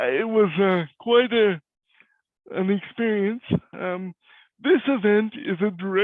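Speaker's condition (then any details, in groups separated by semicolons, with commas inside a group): Cerebral palsy; cannot walk; voice is different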